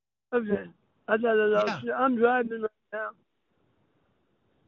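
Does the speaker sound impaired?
Yes: throat cancer; throat cancer survivor, voice box kept, no hole in throat, lasting impact on throat and speech; speech impediment, sounds like a very unique accent, may be hard to understand.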